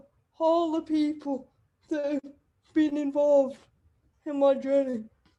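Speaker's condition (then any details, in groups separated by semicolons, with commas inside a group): Cerebral palsy; wheelchair user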